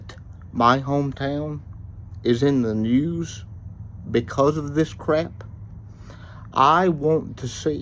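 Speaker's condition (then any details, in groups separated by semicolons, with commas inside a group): Cerebral palsy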